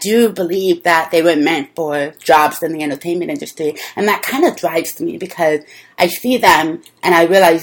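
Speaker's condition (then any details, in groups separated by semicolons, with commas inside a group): Deafness; deaf since childhood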